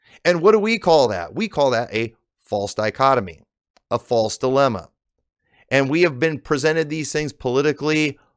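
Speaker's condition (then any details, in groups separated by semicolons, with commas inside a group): No condition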